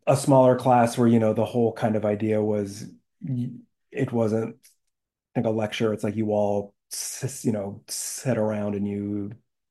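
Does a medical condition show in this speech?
Yes: stuttering, blocks; developmental, noticed by mother around age 4 after starting daycare, private speech therapy as child; less severe than in childhood; mainly blocks, much more pronounced in Spanish than English, halting blocks in Spanish; here repeated sounds, prolonged sounds.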